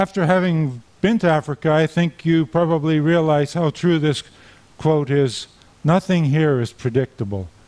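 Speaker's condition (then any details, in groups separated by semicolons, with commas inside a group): No condition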